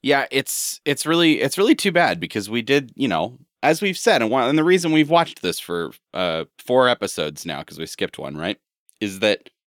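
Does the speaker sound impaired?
No.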